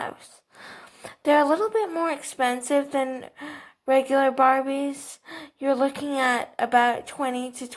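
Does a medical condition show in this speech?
Yes: cerebral palsy, athetoid; eats, chews and swallows normally.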